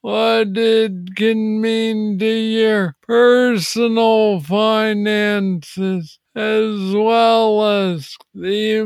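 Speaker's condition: Parkinson's disease; young onset

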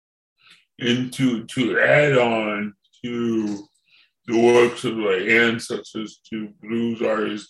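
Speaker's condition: Cerebral palsy; from birth

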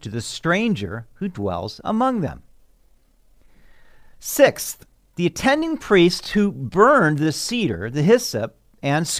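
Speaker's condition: No condition

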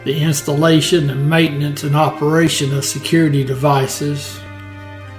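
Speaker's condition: No condition

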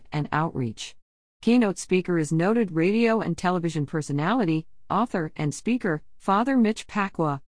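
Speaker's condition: No condition

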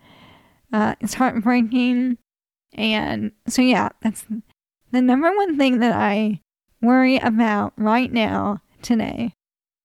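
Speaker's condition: ALS; ALS for 18 years

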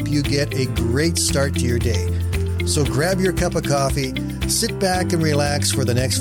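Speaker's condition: No condition

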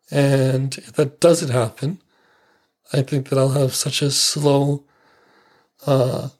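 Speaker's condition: ALS; 3 years since diagnosis, slow progression on tofersen in trial, reflux treated with domperidone

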